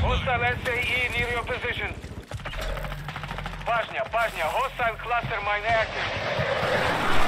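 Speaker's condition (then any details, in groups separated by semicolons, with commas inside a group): No condition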